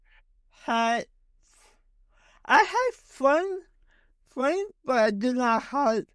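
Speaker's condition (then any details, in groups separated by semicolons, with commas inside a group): Cerebral palsy; stutters heavily when talking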